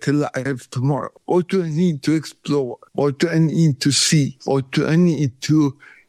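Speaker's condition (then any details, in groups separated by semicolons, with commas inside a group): Cerebral palsy; body shaking 40 years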